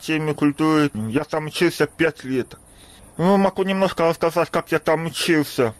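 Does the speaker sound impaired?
Yes: deafness; congenital deafness, since birth, about 33 years, no hearing aid in childhood, attended school for deaf; hard of hearing, lip reads; able to speak despite poor hearing.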